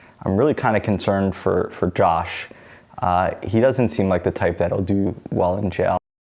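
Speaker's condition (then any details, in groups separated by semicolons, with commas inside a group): No condition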